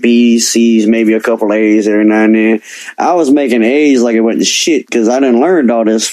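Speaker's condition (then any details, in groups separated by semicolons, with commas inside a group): Cleft lip and palate; present from birth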